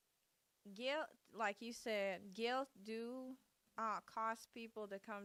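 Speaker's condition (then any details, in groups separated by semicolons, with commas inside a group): No condition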